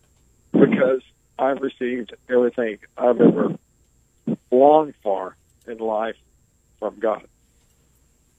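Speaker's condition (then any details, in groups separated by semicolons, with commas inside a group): ALS; progressive paralysis, wheelchair user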